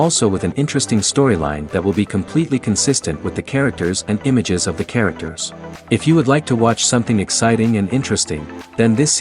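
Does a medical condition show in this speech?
No.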